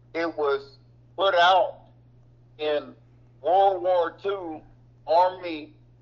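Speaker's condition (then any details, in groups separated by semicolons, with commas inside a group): Cerebral palsy; mobility affected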